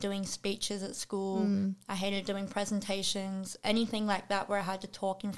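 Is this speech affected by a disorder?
Yes: cleft palate; congenital cleft palate, more severe than mother's, palate plate fitted as newborn, grommets at nine months, bone graft, about five operations; palatal fistulas remaining, fistula closure surgery this year, another surgery planned; speech affected and not clear in childhood, disliked speaking in front of class.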